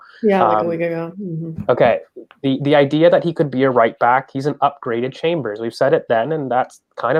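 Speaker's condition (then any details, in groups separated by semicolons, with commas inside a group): No condition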